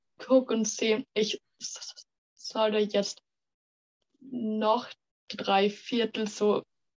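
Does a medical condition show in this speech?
Yes: stuttering; stuttering since kindergarten age, many logopedists and speech therapists, stuttering therapy groups with other stutterers; 18 years old, fighting stuttering less with pressure and resistance; part-word and word repetitions, we wegzulaufen; here prolonged sounds.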